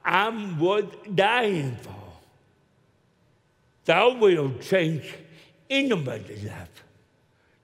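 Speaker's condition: Cerebral palsy; still talks funny

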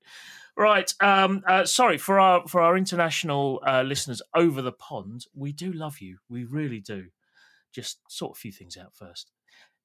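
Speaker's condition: No condition

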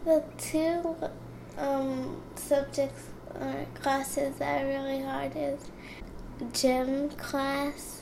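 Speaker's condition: Cerebral palsy; gym

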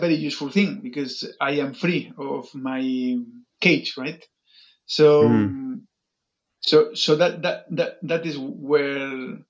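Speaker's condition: Stuttering; stuttering since age 5, chronic and lifelong, many speech and language therapists over the years; about 2 to 5 years of daily practice talking to 200 people, controlled stuttering technique; could not say own name properly until late 20s, now uses a trained speaking style; repeated sounds, repeated words

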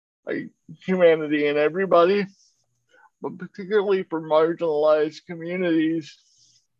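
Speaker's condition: Cerebral palsy; uses a wheelchair

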